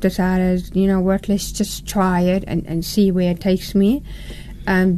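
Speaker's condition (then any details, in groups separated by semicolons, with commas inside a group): Profound hearing loss, congenital; learned to speak by oral method at Carl De Toy deaf school, speech rehabilitation after implant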